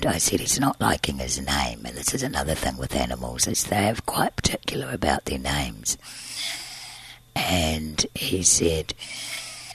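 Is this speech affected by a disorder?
Yes: tracheostomy and scarred vocal cord, laryngeal cysts, surgical vocal cord scarring; congenital laryngeal cysts.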